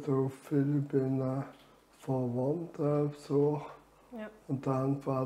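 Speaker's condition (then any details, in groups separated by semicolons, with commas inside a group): Amyotrophic lateral sclerosis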